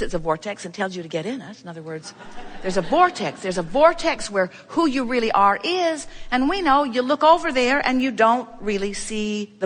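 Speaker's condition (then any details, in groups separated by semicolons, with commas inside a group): No condition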